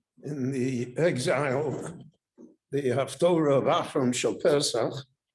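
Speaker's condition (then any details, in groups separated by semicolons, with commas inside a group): No condition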